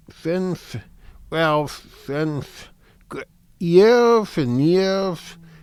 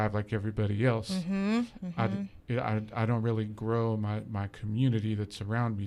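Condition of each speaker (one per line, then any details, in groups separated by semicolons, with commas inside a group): Cerebral palsy; tongue tie, tongue cannot touch roof of mouth; speech affected, tongue cannot reach roof of mouth
No condition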